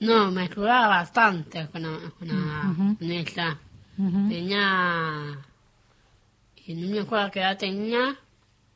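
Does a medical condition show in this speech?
Yes: Down syndrome; congenital, trisomy 21; 26 years old.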